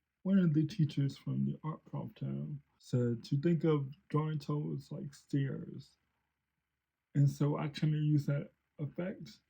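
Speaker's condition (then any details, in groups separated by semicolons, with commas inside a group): Cerebral palsy; since birth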